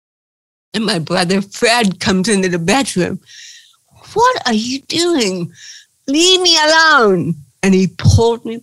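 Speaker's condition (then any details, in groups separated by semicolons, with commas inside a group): Cerebral palsy; since birth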